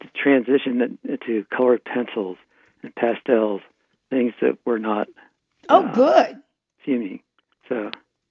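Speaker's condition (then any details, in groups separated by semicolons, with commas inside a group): Parkinson's disease; on carbidopa levodopa, tremors gone, functioning almost normally, Requip and other dopamine agonists tried earlier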